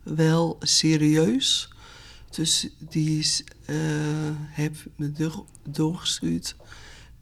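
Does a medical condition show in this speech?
Yes: primary progressive aphasia; underlying dementia pathology, gradually worsening, onset late 2018, diagnosed two years ago after speech recordings; symptoms for several years, diagnosis 1.5 years after first complaints, phone app as speech backup, unused; needs extra time to speak, difficulty expressing what to say, struggles in unexpected situations.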